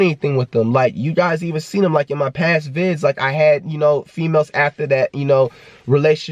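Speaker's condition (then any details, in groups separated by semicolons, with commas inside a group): No condition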